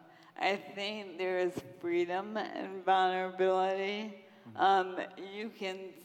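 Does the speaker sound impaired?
Yes: Friedreich's ataxia; onset in 20s after severe illness, diagnosed at University of Michigan, progressive, staggering gait, lost walking, no treatment.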